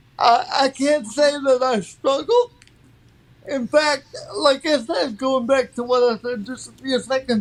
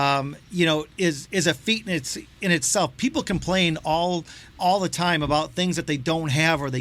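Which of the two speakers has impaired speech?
The first: cerebral palsy; from birth.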